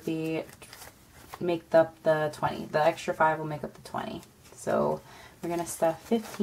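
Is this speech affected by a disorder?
No.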